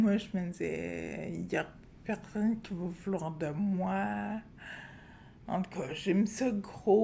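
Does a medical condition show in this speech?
Yes: Friedreich's ataxia; degenerative neuromuscular disease.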